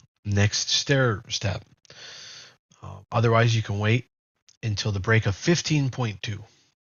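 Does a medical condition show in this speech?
No.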